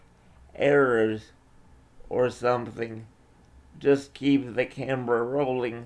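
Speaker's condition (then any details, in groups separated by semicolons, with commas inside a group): Cerebral palsy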